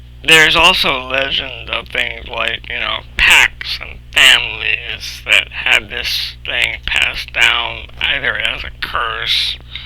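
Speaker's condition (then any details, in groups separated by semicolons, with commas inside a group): Cerebral palsy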